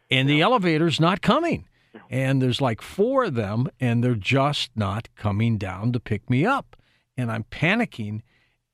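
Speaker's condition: No condition

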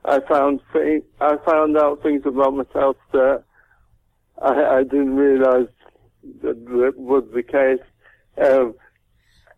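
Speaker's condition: Cerebral palsy; present from birth

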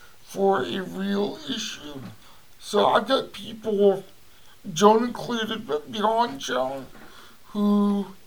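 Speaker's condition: Cerebral palsy; voice audibly affected

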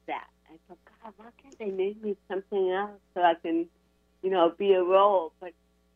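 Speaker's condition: Cerebral palsy; from infancy, diagnosed at UCLA, spinal cord surgery C1 to C7, titanium neck limits looking up; ongoing Botox for chronic pain, constant uncontrollable brain signals against spinal hardware

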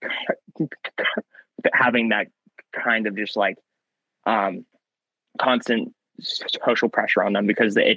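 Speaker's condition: Stutter; onset about first grade, brief remission, returned late second grade after trauma, genetic, father stuttered; weekly speech therapy since second grade, worst in middle school, now much improved, better when confident; visible facial effort, stuck on words, own name hard, worse under stress, first impressions, phone calls; repeated sounds, prolonged sounds, blocks

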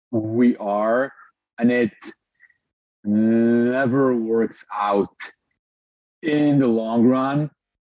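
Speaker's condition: Stutter; stutter since birth in Lebanon, speaking disability, breathing technique partly controls it, Toastmasters practice; stutters openly during interview, experienced public speaker; audible stutter, pauses may sound like internet lag; prolonged sounds, blocks

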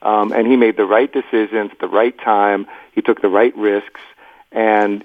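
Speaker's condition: No condition

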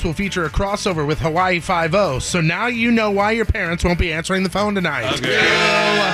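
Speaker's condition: No condition

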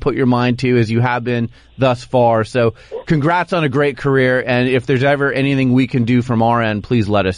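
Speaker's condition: No condition

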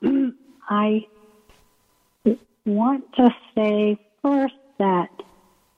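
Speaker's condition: ALS; first symptoms subtle in right foot, wheelchair user, Beezy board replaced standard transfer board; breathing muscles affected, hard to speak, may sound weak or hard to understand, paces speech, slowing, pausing

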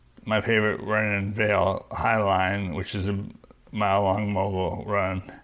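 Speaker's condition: Young-onset Parkinson's disease; diagnosed at 38, hereditary gene form, right hand weak, freezing, 5 years medication, then deep brain stimulator; daily exercise on Peloton bike, rock climbing

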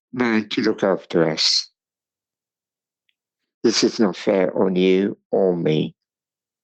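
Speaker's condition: Cerebral palsy; speech impairment

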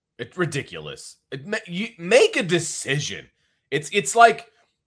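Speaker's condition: No condition

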